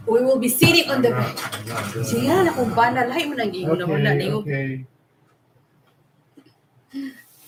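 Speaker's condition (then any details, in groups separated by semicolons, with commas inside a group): No condition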